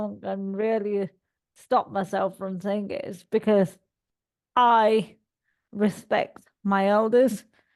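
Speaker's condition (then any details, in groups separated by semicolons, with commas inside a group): Cerebral palsy; all four limbs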